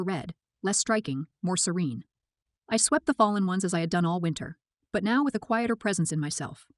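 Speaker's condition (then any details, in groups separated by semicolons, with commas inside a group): No condition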